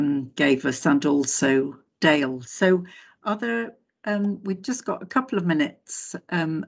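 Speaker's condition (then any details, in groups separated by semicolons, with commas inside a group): No condition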